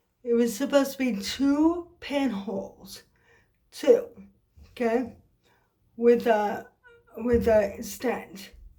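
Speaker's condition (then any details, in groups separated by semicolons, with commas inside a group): Cerebral palsy; occasional swallowing problems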